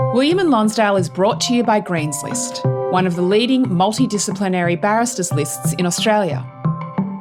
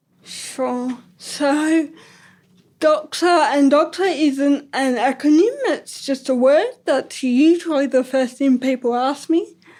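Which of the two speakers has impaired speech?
The second: ataxic cerebral palsy; ataxic type, from birth, coordination and balance affected, crutches; diagnosed around age three, slower walking and handwriting.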